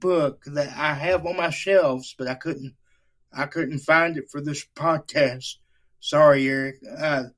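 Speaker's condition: Cerebral palsy; wheelchair user

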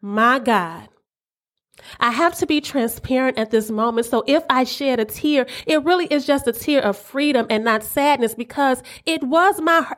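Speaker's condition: No condition

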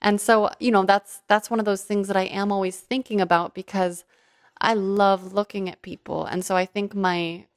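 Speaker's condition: No condition

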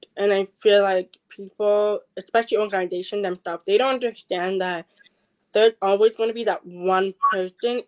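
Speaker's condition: Deafness, acquired at age four

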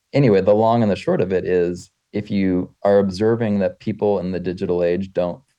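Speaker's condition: No condition

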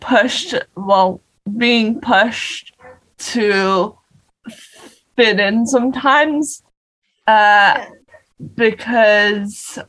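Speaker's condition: Cerebral palsy; non-progressive

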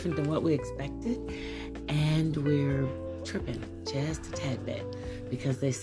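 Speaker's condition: No condition

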